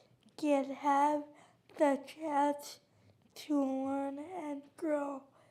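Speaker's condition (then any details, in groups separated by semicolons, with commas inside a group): Cerebral palsy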